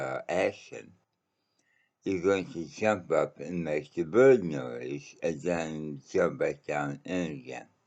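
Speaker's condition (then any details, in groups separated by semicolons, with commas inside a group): Mouth cancer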